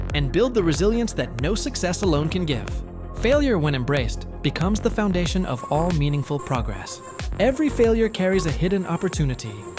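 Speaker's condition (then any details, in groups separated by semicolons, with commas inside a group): No condition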